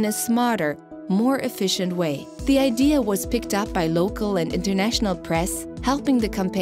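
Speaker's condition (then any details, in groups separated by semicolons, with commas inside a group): No condition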